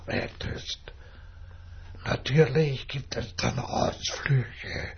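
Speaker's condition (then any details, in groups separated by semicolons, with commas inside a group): Dystonia with speech disorder; can only speak slowly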